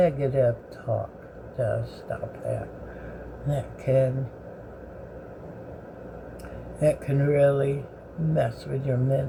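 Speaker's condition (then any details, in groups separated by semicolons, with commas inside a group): Bell's palsy; severe left-sided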